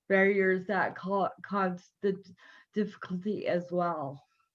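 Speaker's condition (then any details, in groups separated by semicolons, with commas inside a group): Cerebral palsy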